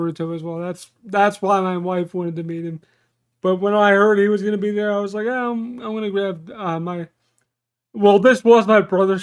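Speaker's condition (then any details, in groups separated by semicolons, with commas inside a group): Cerebral palsy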